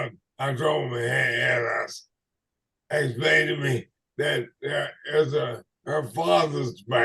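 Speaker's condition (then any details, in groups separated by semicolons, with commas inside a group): ALS/MND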